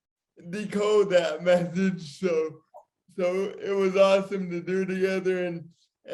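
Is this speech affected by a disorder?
Yes: cerebral palsy; from birth.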